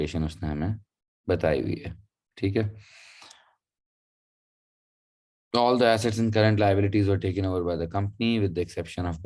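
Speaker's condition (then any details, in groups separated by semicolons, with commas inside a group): No condition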